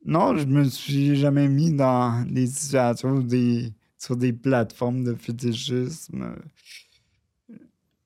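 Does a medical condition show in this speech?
Yes: cerebral palsy; brain damage, near quadriplegic, full use of left arm only, sensation preserved, wheelchair user.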